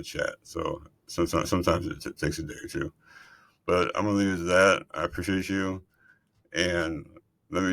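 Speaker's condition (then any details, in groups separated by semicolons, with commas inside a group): Multiple system atrophy; central hypoventilation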